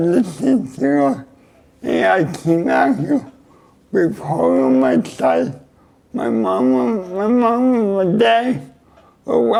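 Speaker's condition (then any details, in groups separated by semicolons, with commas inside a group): Cerebral palsy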